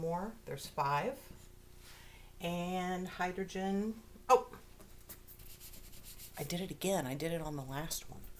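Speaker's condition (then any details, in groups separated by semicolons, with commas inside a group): No condition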